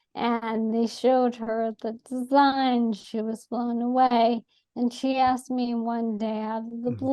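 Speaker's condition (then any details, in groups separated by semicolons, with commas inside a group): ALS; atypical case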